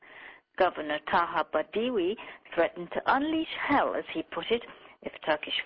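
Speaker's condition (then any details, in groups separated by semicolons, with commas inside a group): No condition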